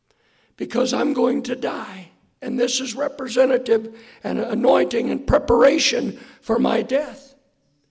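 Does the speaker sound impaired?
Yes: hoarseness after vocal cord surgery; sought second opinion.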